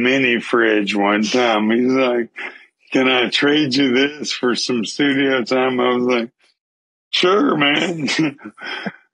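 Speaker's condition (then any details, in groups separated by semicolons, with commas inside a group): ALS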